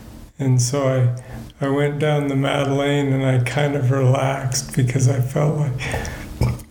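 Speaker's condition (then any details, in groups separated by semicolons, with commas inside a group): Parkinson's disease; balance problems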